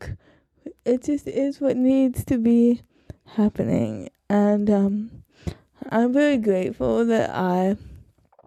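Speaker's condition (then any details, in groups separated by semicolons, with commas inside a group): Cerebral palsy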